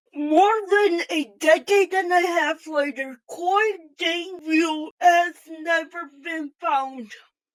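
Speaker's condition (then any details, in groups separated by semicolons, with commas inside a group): Physical speech impairment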